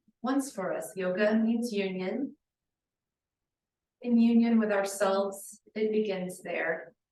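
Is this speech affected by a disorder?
No.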